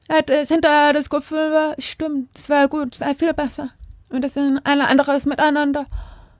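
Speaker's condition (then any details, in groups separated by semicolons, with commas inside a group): Deafness; cannot hear podcast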